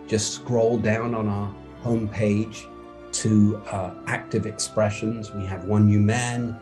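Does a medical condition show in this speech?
No.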